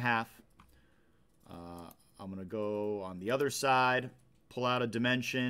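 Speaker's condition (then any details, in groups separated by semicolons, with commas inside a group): No condition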